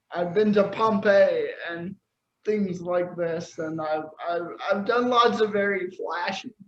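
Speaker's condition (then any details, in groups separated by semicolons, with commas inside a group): Cerebral palsy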